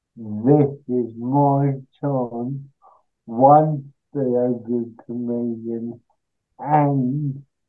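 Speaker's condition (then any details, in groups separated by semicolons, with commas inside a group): Cerebral palsy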